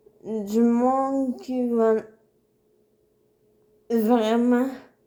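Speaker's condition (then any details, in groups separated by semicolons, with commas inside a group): Cerebral palsy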